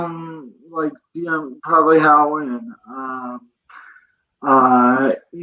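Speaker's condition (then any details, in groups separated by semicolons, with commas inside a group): Cerebral palsy; present from birth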